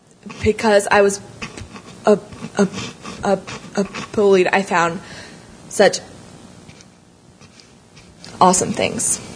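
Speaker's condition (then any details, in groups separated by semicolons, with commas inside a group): Stuttering; stuttering recognized as a problem around fourth grade after changing schools, first met others who stutter through Our Time at 16; stuttered a lot on own name in tenth grade, used tricks to hide stuttering; repeated sounds, prolonged sounds, blocks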